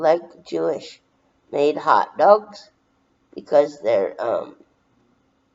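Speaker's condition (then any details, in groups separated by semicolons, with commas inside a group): Brain injury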